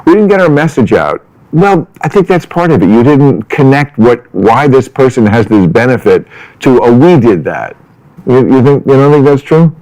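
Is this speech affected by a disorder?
No.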